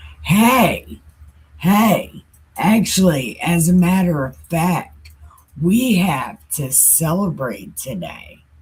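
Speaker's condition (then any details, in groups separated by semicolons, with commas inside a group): Brain injury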